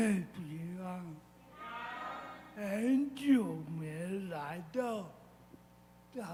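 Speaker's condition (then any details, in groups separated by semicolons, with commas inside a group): Cerebral palsy; severe, walked only at age 8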